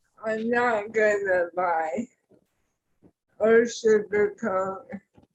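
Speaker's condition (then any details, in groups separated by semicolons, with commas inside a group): ALS; tracheostomy; arms do not work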